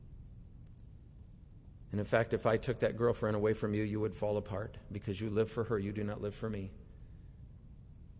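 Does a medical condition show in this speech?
No.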